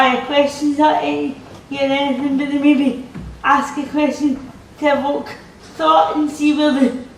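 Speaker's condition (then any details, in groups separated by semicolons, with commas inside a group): Cerebral palsy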